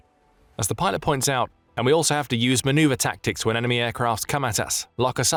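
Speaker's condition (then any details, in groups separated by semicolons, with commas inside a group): No condition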